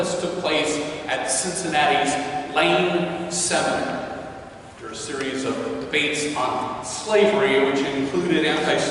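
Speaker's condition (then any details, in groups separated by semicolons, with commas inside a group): No condition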